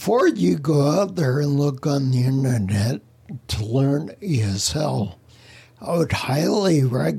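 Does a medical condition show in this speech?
Yes: spinocerebellar ataxia; rare neuromuscular disease, mobility challenged, noise-induced anxiety; speech impediment.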